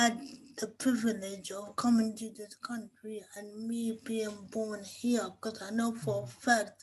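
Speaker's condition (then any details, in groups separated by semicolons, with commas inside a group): Cerebral palsy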